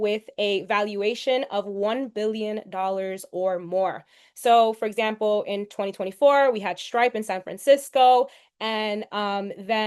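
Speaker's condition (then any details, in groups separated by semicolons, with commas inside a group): No condition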